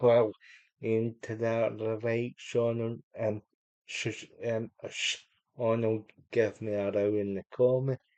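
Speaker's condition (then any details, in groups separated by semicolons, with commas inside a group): Cerebral palsy; unable to walk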